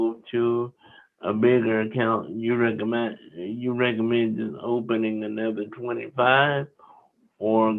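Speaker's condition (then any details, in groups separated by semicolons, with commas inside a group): Cerebral palsy; wheelchair user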